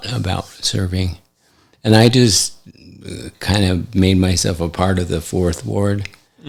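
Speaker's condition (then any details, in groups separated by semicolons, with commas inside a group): ALS; affects hand function; recently diagnosed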